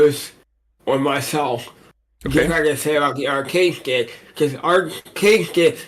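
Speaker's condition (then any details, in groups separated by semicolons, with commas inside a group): Cerebral palsy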